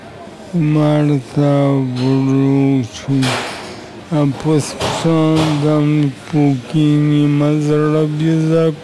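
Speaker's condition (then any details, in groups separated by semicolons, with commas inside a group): Aphasia; walks with crutch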